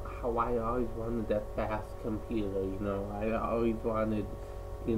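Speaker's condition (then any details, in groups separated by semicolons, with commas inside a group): Cerebral palsy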